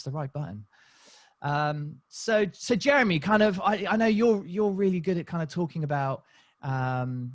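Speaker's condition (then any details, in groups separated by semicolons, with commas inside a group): No condition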